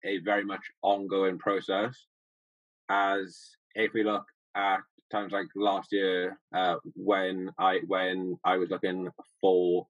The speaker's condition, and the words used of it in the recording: Stuttering. So, granted, I've gotten a lot better with how I speak, and how I actually get all of my sentences out without actually stuttering.